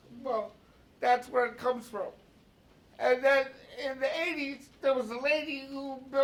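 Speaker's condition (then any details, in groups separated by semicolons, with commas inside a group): Cerebral palsy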